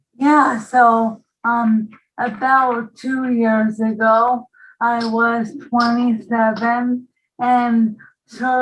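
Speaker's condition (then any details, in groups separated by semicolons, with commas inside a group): ALS, bulbar onset; onset two years ago, diagnosed one year ago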